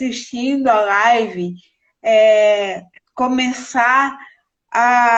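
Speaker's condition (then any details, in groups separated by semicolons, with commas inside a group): Cerebral palsy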